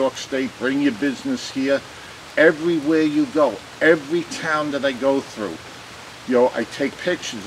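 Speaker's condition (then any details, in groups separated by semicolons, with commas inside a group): No condition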